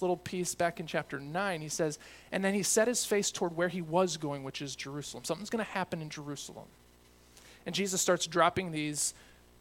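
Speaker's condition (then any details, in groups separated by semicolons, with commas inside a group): No condition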